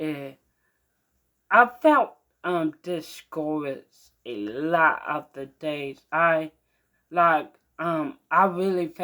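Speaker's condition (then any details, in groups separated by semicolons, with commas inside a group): Mild cerebral palsy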